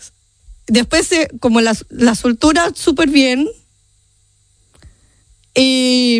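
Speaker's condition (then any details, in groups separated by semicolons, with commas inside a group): Down syndrome; genetic condition, from birth; age 30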